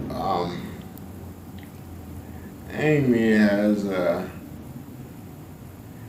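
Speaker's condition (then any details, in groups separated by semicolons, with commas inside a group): ALS; post-surgery voice lost, breathing difficulty, coughing, now louder, clearer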